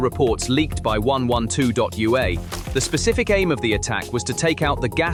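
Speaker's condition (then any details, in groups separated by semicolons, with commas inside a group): No condition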